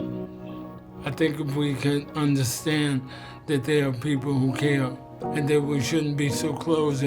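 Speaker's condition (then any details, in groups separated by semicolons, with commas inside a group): ALS; slurred speech early sign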